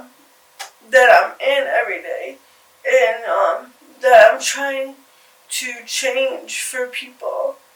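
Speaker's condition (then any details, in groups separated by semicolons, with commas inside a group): Cerebral palsy; from birth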